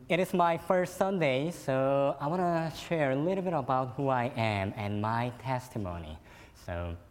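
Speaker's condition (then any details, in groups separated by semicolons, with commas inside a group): Cleft lip and palate; fed formula and cow milk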